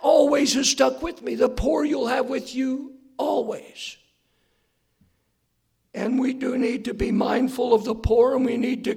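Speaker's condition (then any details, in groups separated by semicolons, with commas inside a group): Hoarseness after vocal cord surgery; straight lines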